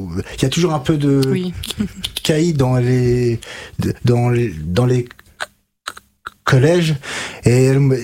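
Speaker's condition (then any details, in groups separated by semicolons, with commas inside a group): Stuttering; onset age 5-6, untreated in childhood, severe until 20, stuttering-specialist therapist Catherine Daubier, Nancy, from 20; age 33, about 28 years since onset, improved after years of therapy, uses fluency techniques; blocks and repetitions now, formerly blocked in every sentence, froze unable to read aloud; repeated sounds, prolonged sounds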